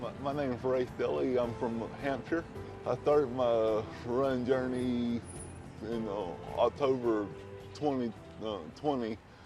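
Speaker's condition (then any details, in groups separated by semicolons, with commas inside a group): Cerebral palsy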